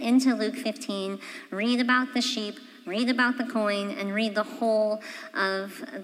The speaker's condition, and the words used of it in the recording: Cleft palate. Well, half of mine go through my nose, hence why I sound different.